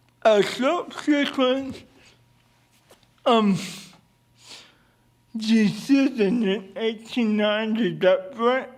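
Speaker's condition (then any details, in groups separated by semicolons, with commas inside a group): Cerebral palsy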